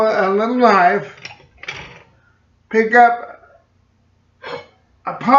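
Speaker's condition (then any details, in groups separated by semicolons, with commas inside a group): Cerebral palsy; slight speech impediment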